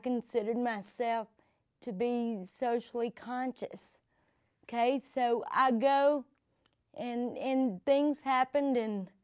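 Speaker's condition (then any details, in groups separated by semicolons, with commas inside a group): Cerebral palsy; from birth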